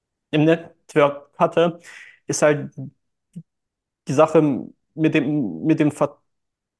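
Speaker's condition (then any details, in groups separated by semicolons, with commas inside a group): Stuttering; since childhood, hard in childhood, youth, school and nearly all speaking situations; compensates by outsourcing phone calls, social media and texting, speaks on stage; speech hangs at times, part-word repetitions; prolonged sounds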